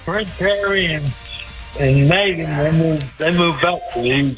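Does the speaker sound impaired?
Yes: speech impediment; deaf in left ear; calling on speakerphone from echoey laundry room, because of left ear deafness; hard to understand, worse over speakerphone with echo and delayed show behind.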